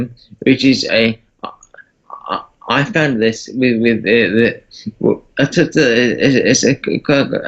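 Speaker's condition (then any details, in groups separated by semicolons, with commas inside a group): Parkinson's disease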